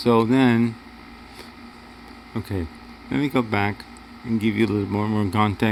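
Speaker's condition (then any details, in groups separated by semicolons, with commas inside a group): Cerebral palsy; wheelchair user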